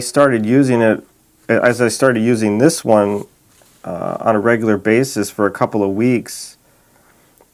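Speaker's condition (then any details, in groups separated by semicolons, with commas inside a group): No condition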